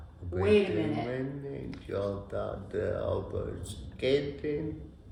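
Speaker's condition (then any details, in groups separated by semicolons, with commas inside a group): Anoxic brain injury; fentanyl overdose, cerebellar injury; after fentanyl overdose; speech changed from before injury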